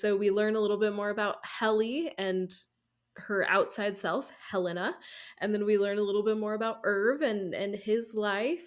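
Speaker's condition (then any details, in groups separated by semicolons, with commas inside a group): No condition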